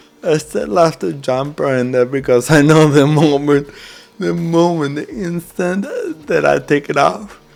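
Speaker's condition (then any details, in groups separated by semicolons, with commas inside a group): Cerebral palsy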